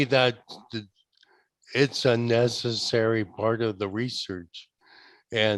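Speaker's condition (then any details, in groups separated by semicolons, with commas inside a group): ALS; diagnosed age 48, investigational therapy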